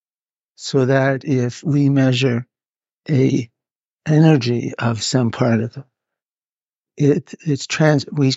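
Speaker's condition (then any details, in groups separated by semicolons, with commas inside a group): Parkinson's; must move about during interview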